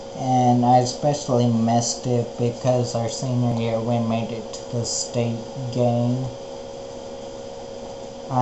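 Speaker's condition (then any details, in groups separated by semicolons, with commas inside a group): Spinocerebellar ataxia; cerebellar degeneration, affects balance and voice; present since childhood, now 20 years old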